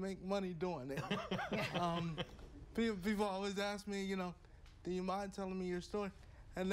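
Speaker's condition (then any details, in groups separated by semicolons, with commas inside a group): Cerebral palsy; cerebral palsy, from birth, uses wheelchair; diagnosed about 1.5 years old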